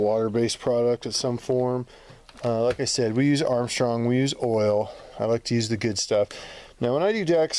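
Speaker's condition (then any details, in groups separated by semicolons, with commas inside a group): No condition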